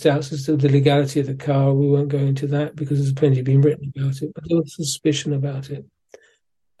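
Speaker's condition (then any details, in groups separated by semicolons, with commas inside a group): Parkinson's disease; suspected for a while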